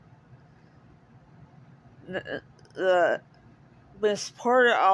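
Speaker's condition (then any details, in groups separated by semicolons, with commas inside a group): Cerebral palsy; speaks differently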